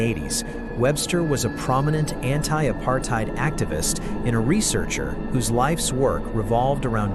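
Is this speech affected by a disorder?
No.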